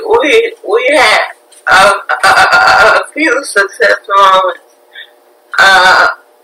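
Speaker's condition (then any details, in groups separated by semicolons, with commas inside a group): Spinocerebellar ataxia type 3, SCA3; family members also affected; stumbling when walking, frequent falls; speech impediment, sounds drunk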